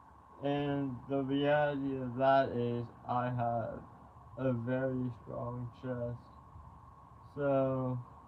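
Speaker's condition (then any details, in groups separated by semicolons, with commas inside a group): Tongue cancer surgery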